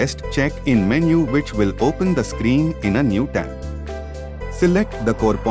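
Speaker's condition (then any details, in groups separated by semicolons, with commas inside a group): No condition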